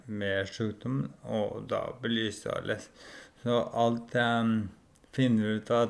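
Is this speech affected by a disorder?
Yes: ALS.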